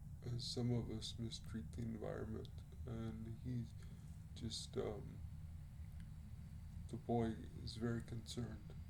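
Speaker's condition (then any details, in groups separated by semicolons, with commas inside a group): Cerebral palsy; wheelchair user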